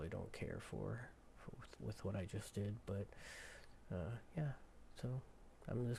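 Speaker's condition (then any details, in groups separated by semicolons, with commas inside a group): No condition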